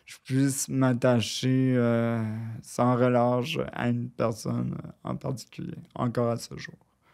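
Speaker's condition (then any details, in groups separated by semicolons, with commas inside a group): Cerebral palsy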